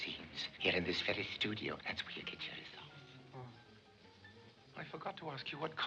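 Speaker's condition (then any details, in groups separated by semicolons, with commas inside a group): No condition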